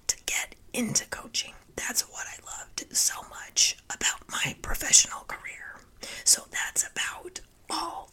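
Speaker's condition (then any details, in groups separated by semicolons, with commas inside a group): Spasmodic dysphonia; voice sounds like laryngitis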